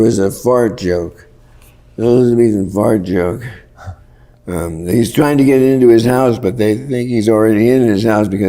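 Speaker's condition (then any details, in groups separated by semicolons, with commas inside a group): Parkinson's; worsening, often debilitating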